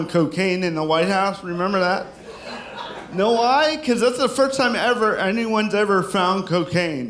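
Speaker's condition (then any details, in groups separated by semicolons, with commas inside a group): Cerebral palsy; from birth; sounds drunk, constant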